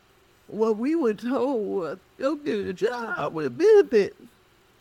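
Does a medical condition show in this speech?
Yes: cerebral palsy; speech affected.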